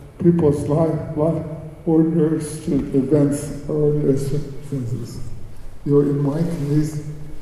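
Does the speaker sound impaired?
Yes: cerebral palsy; birth injury affecting motor skills, speech, walking and swallowing, diagnosed later in life, doctor advised never driving; choking episodes, choked on meat over 20 times, saved by Heimlich.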